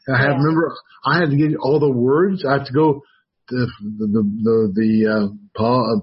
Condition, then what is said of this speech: Aphasia. You have a different kind of aphasia from what I'm getting, and it is Wernicke's aphasia.